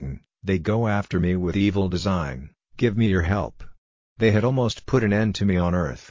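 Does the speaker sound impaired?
No.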